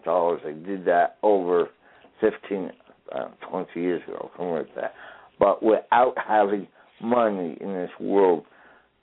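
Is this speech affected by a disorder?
Yes: traumatic brain injury; traumatic brain injury from being trapped in a fire; at least 20 years since injury; noticeable voice challenge, people ask about voice.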